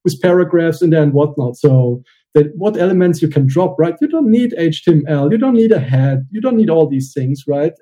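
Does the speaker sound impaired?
No.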